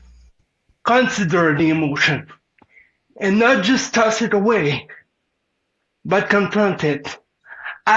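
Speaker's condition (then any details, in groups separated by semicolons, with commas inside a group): Cerebral palsy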